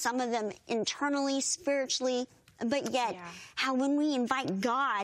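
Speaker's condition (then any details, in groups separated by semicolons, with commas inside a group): Bilateral cleft lip and palate; severe bilateral, congenital, born in Guatemala mountains, unable to nurse as newborn, not expected to survive, hear or speak; speech hard to understand in childhood, needed interpreters, singing voice strong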